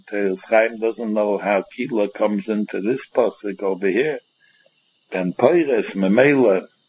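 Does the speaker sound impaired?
No.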